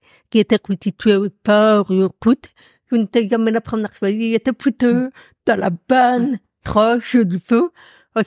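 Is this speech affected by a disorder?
Yes: profound congenital deafness; profound deafness from birth, discovered at 9 months, doctor predicted she would never speak; workplace accommodation enabling phone calls, written transcription of meetings; accent from deafness, could not speak in early childhood.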